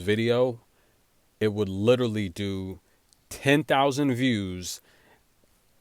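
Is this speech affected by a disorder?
No.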